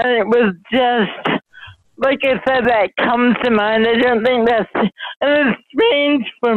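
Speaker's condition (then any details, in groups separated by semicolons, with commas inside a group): Mild cerebral palsy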